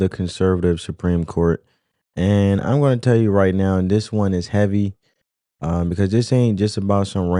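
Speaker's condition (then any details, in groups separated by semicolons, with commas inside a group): No condition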